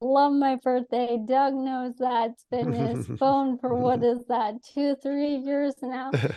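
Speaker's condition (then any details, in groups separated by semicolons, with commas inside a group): ALS; atypical case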